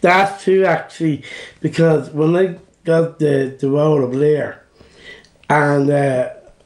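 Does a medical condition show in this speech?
Yes: Down syndrome; then speech and drama training.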